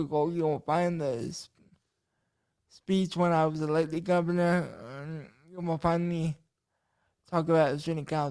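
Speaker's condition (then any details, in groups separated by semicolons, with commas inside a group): Cerebral palsy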